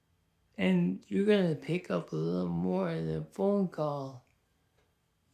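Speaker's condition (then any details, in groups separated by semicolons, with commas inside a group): ALS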